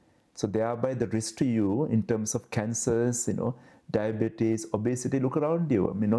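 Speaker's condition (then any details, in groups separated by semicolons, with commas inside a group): No condition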